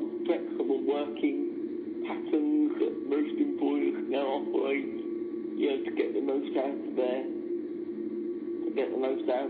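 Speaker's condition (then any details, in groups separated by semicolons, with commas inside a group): Cerebral palsy; needs support worker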